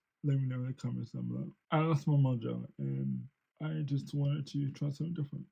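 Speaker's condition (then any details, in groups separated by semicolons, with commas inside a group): Cerebral palsy; since birth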